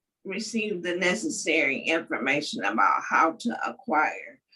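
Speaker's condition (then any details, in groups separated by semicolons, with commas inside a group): Cerebral palsy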